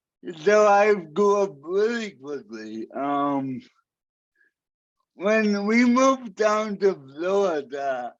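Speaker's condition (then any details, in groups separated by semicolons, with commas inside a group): Cerebral palsy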